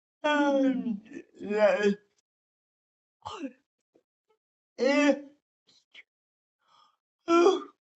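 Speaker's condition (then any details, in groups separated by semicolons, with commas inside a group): Cerebral palsy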